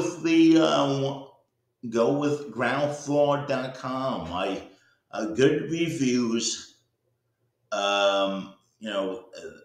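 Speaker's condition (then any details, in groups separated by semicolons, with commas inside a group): Cerebral palsy; present from birth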